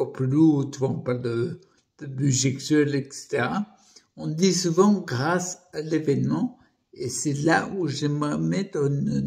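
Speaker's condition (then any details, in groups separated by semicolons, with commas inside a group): Primary progressive multiple sclerosis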